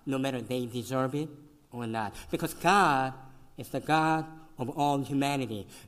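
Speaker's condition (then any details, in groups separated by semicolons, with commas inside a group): Cleft lip and palate; congenital, severe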